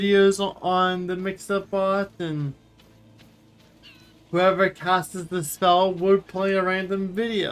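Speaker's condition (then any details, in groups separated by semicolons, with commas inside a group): Cerebral palsy; wheelchair user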